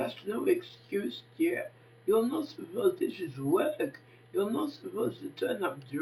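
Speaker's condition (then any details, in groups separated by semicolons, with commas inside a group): Facial palsy; can barely hear own speech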